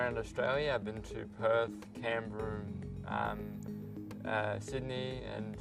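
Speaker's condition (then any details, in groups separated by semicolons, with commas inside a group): Cerebral palsy; from birth, T34 wheelchair racing class; diagnosed at about 18 months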